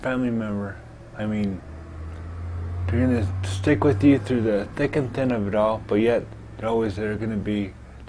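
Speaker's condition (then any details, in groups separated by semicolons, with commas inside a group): Traumatic brain injury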